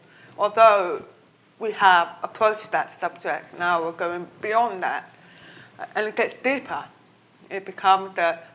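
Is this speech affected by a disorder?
Yes: profound deafness; grew up oral; communicates orally, still oral.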